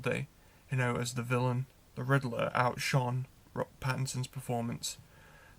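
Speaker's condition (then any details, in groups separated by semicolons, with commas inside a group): No condition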